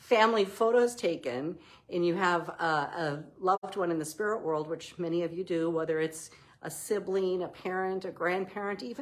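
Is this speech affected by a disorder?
No.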